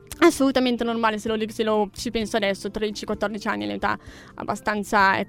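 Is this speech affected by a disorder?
Yes: deafness with cochlear implant; deaf from birth in right ear, congenital cytomegalovirus, 2-hour surgery in 2006, 15-stitch scar left head; wears cochlear implant since 2006, external part similar to hearing aid; documented as deaf-mute but speaks plenty.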